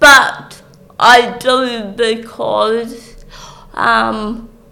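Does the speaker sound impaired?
Yes: cerebral palsy; born with cerebral palsy, damage to brain area controlling muscle and movement, childhood physiotherapy and speech therapy, stopped at intermediate; speech obviously affected.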